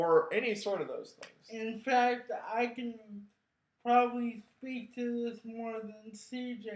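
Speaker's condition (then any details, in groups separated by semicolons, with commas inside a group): Cerebral palsy; brain injury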